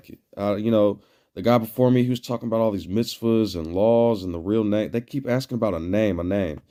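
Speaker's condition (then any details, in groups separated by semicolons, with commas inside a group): No condition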